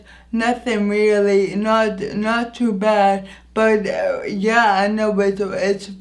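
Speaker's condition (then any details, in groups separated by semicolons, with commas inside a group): Anoxic brain injury; injury affects voice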